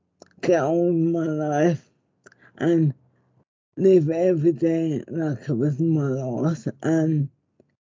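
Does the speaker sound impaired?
Yes: motor neurone disease; diagnosed after months of speech difficulties, sees speech therapist; looks physically fine, speech affected, tested Google's Relate accessibility product; speech sounds different, listeners mistake it for stroke, relatives abroad tell her not to speak.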